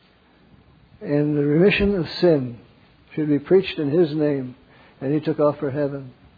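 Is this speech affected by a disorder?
Yes: Parkinson's; wakes up around 3 am, takes cold shower instead of lying awake.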